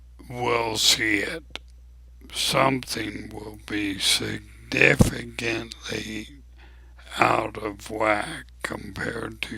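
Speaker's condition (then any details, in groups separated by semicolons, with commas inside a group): ALS; abnormally slow voice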